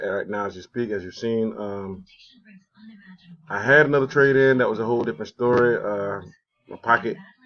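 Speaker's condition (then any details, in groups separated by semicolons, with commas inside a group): No condition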